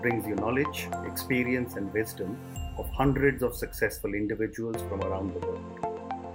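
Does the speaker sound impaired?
No.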